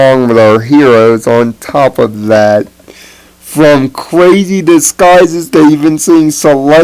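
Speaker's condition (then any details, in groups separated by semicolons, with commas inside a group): Cerebral palsy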